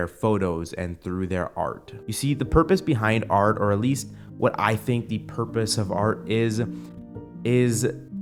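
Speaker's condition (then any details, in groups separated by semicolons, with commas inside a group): No condition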